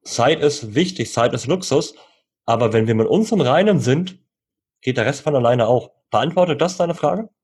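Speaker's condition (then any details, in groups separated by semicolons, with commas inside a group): Cleft lip and palate, cleft lip, jaw and palate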